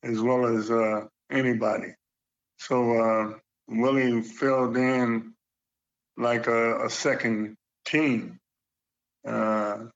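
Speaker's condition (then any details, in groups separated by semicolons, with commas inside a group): Parkinson's; age 70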